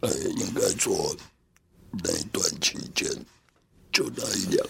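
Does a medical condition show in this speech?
Yes: total laryngectomy; stage four hypopharyngeal cancer at 45, no vocal cords, smoked four packs daily; esophageal speech learned at 中華民國無喉者復聲協會, nearly a year and a half to say name; hoarse under two months before diagnosis, voiceless after surgery, now slow esophageal speech.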